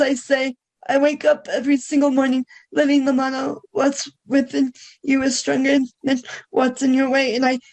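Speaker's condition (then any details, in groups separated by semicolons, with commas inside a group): Cerebral palsy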